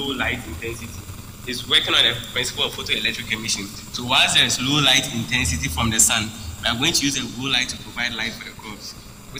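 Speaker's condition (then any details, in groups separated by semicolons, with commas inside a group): No condition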